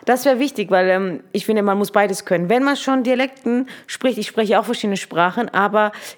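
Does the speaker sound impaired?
No.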